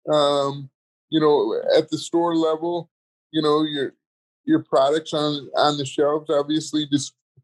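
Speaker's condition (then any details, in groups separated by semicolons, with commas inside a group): Cerebral palsy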